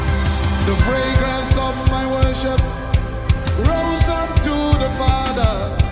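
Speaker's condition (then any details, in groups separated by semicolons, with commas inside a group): No condition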